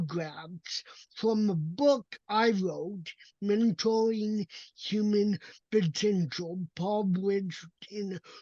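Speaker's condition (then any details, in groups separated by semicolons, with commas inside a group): Cerebral palsy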